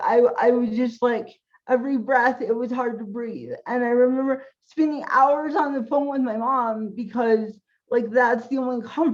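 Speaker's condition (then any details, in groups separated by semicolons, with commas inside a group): Cerebral palsy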